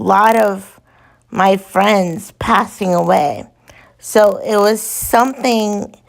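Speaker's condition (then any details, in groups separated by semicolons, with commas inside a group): Cerebral palsy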